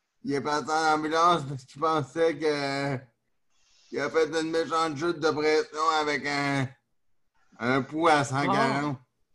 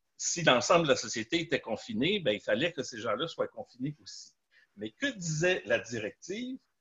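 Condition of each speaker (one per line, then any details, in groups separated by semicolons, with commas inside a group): Neonatal cerebral palsy; neonatal onset
No condition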